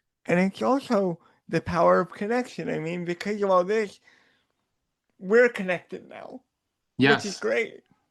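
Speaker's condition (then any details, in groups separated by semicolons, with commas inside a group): Cerebral palsy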